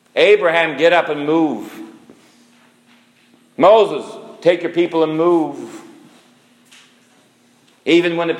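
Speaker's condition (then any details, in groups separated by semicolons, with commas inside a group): No condition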